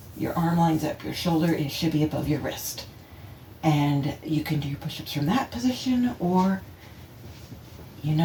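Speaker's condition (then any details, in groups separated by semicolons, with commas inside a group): No condition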